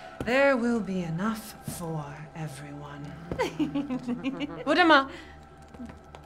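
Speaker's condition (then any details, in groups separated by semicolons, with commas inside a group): No condition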